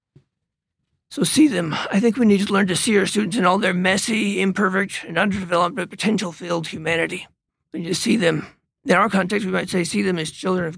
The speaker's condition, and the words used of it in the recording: Parkinson's disease. I don't like to draw attention to my soft and sometimes incoherent voice.